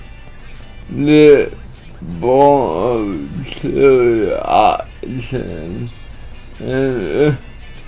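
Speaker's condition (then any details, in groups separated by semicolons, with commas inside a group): Cerebral palsy; one hand affected; atypical speech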